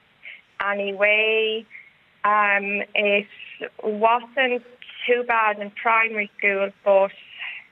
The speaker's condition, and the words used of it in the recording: Stuttering. Hairdresser or for a takeaway, and I would often be stuttering on the phone and the phone line would just go dead.